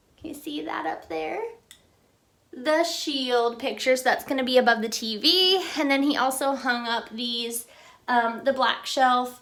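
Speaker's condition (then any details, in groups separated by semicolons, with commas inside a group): No condition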